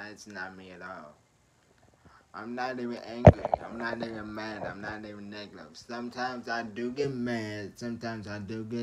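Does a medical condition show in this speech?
Yes: traumatic brain injury.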